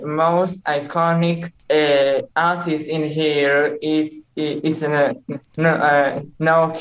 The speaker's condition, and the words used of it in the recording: Stuttering. I don't know if you listened to my previous interview, but I stutter in every sentence that I speak, and this is so much